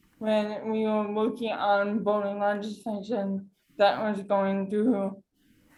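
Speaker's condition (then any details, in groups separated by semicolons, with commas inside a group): Cerebral palsy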